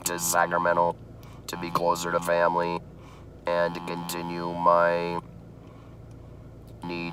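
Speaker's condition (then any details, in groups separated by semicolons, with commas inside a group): Laryngeal cancer laryngectomy, electrolarynx; electrolarynx speech, robotic voice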